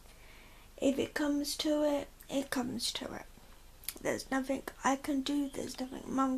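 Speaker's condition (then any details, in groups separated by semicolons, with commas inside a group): Cerebral palsy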